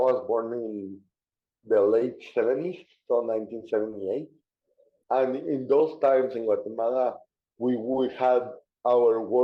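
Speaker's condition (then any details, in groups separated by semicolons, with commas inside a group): Cerebral palsy; diagnosed in childhood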